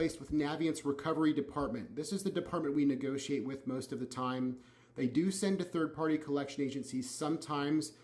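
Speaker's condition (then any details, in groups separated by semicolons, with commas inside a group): No condition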